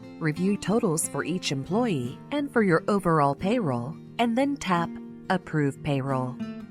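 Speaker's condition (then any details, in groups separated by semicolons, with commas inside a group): No condition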